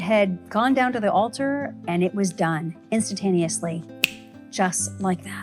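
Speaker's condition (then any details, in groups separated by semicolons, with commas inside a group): No condition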